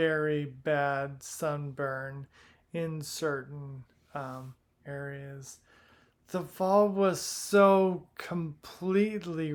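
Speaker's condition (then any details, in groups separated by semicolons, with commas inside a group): Primary lateral sclerosis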